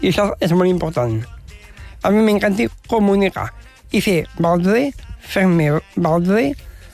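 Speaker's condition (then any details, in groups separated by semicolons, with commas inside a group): Down syndrome; genetic condition, told by parents in early childhood, understood gradually while growing up; communicates clearly, less nervous than many guests, per host; practised structuring ideas through video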